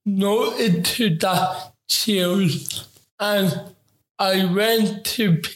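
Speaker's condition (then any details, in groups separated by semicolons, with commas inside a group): Ataxic cerebral palsy; affects talking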